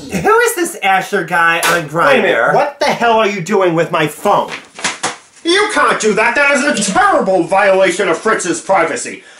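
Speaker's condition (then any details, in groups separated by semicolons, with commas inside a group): No condition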